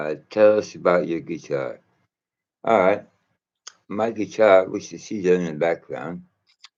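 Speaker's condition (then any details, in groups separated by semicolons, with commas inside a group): Mouth cancer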